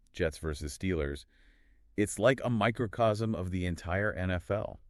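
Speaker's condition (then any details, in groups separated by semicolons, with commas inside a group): No condition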